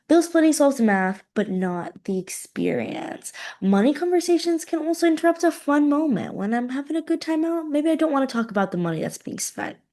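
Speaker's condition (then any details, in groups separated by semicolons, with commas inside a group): No condition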